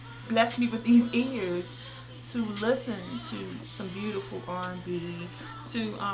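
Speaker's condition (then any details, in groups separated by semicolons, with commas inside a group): No condition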